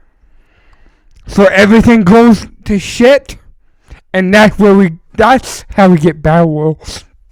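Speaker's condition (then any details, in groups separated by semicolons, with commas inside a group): Cerebral palsy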